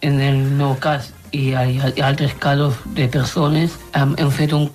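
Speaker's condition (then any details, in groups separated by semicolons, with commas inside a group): Down syndrome; genetic, three copies of chromosome 21, intellectual disability; adult, 30 years old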